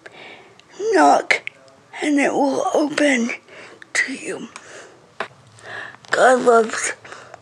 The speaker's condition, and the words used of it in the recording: Cerebral palsy. And because I'm an awful reader, because my cerebral palsy affects my reading and my speech and a whole lot of other things, I'm gonna let the iPad read it to us.